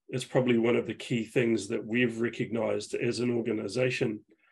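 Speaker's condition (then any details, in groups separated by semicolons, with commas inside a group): No condition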